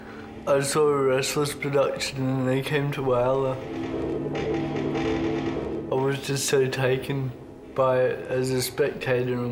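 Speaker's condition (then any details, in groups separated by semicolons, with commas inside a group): Ataxic cerebral palsy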